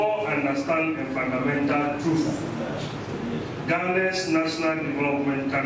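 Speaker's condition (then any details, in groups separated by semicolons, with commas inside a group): No condition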